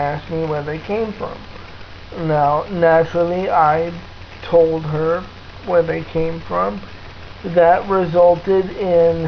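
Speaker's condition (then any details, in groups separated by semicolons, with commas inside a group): Cerebral palsy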